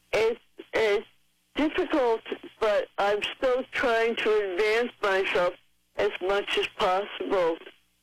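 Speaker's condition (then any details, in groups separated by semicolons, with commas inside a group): Cerebral palsy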